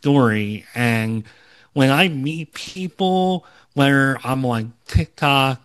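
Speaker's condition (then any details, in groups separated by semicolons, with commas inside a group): Cleft lip and palate; part of rare Opitz GBBB syndrome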